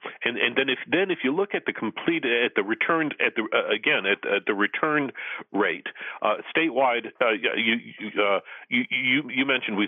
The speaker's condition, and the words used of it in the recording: Stuttering. This show has definitely improved my elocution.